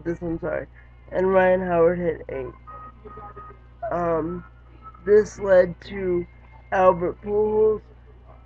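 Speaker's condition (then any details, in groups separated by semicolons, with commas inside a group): Cerebral palsy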